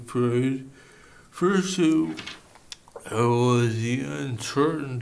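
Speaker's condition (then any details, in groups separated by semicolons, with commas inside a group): ALS; bulbar onset, slurred speech first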